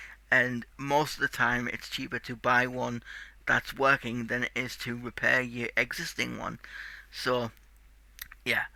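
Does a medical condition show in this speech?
Yes: cerebral palsy; tight muscles.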